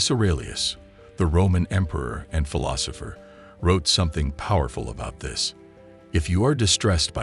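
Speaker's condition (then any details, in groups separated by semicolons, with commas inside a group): No condition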